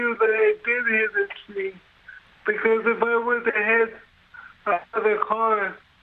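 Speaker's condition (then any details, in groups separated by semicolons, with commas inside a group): Brain injury, severe; speech difficulty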